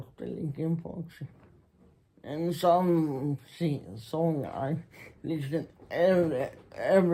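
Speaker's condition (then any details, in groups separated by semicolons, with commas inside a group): Muscular Parkinson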